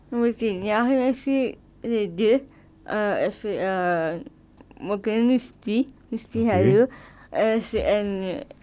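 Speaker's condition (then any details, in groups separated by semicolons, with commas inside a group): Cerebral palsy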